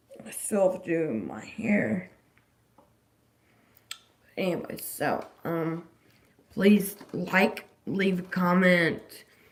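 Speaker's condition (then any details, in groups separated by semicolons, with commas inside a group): Disability causing slurred speech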